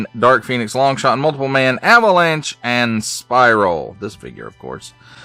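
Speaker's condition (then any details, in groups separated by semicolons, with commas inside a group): No condition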